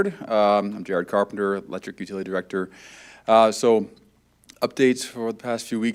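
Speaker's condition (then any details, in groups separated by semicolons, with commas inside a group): No condition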